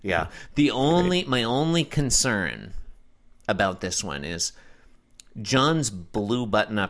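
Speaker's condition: No condition

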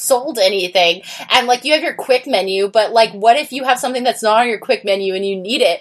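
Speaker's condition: No condition

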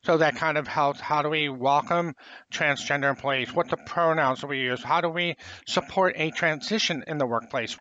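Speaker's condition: Profound hearing loss, congenital

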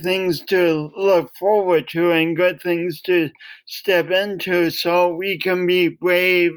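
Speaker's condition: Cerebral palsy; affects voice, speech impediment

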